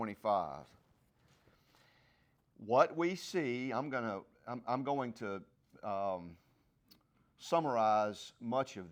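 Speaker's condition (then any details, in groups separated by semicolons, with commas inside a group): No condition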